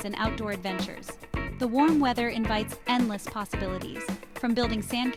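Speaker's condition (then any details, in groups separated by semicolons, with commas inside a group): No condition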